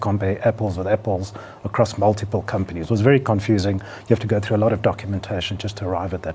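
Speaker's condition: No condition

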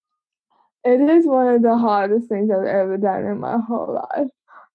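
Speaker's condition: Cerebral palsy; congenital, from birth, age 25

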